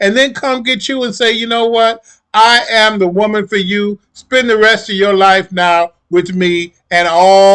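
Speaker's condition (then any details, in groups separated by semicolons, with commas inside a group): No condition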